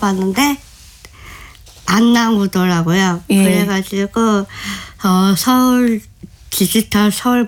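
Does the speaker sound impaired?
Yes: Down syndrome; aching joints throughout body, body shape changed, stopped ballet due to joint pain; speaks very well, communication very smooth, disability hardly noticeable.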